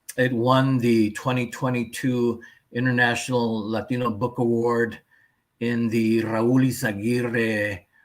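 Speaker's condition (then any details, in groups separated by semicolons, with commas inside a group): No condition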